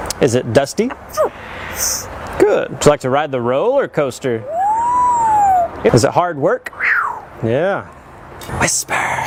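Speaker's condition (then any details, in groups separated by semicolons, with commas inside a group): No condition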